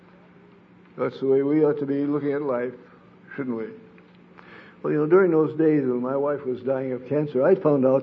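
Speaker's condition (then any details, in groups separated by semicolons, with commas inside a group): Parkinson's disease; sleep disrupted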